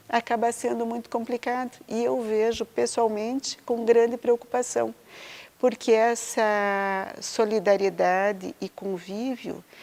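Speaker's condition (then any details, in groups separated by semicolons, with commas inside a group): No condition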